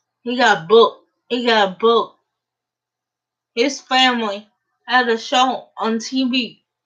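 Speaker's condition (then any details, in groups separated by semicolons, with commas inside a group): Cerebral palsy; uses a wheelchair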